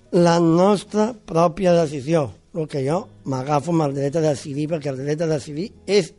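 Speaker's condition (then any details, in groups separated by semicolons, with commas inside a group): Down syndrome; congenital, born with it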